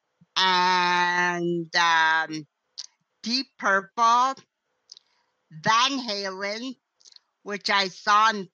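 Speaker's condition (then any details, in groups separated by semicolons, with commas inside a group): Cerebral palsy; voice ruined by intubation, lost singing ability, trying to sing again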